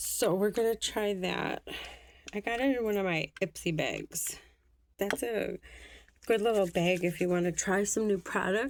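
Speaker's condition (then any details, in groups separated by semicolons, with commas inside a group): No condition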